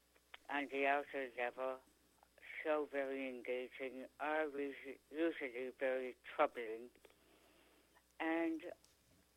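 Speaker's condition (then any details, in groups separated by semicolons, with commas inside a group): Tongue cancer; feeding tube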